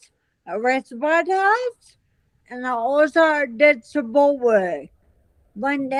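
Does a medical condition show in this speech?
Yes: multiple system atrophy.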